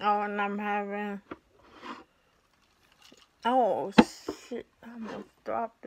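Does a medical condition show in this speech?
Yes: ALS; affects hands.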